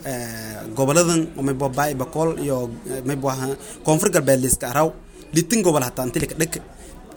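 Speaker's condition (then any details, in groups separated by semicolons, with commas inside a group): No condition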